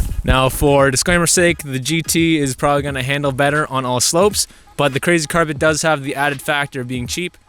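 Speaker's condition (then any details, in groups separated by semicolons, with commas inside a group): No condition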